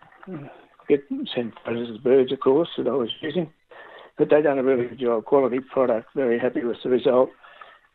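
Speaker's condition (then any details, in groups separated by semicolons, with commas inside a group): Parkinson's disease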